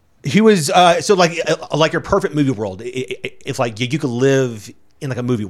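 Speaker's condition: Stutter; described by himself as everywhere; repeated sounds, repeated words

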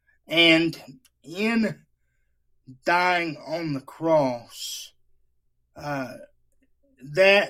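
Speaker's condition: Cerebral palsy; wheelchair user

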